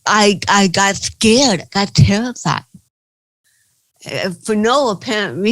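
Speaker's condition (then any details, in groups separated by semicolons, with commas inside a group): Cerebral palsy; since birth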